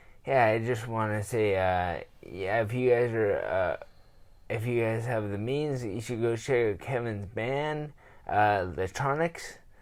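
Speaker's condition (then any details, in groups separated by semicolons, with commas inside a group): Traumatic brain injury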